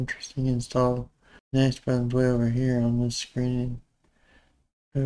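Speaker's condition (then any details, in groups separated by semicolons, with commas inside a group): Parkinson's disease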